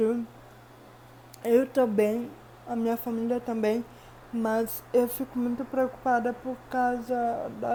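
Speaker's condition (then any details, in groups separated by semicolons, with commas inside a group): Cerebral palsy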